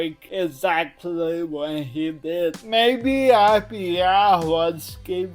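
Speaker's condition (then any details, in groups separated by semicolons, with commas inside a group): Cerebral palsy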